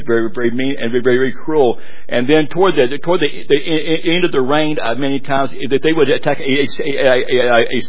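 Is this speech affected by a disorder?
Yes: stuttering; struggled with it for a while, adults at Haddale said he could not preach; preaching a full sermon, prays for clarity of speech, stutter not yet noticed; not noticeable to audience during this sermon; here repeated sounds, repeated words.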